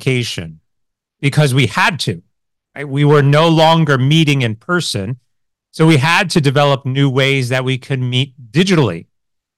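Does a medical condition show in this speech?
No.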